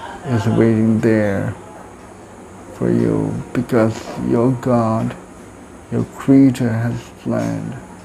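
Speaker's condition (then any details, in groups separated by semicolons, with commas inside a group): Cerebral palsy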